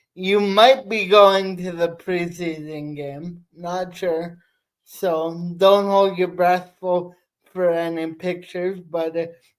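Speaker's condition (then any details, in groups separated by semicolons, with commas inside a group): Cerebral palsy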